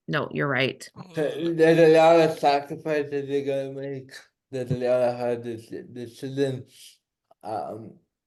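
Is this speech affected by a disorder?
Yes: cerebral palsy.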